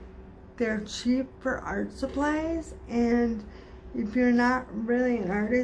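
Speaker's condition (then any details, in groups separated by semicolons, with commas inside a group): Cerebral palsy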